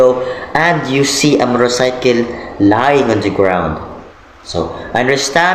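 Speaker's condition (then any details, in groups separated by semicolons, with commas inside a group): No condition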